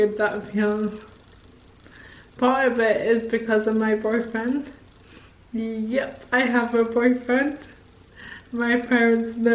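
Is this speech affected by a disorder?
Yes: motor neurone disease; onset in left hand.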